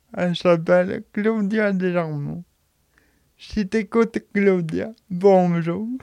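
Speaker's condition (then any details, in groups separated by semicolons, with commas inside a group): Cerebral palsy; age 31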